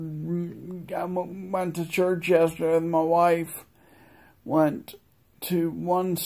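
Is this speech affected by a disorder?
Yes: multiple sclerosis.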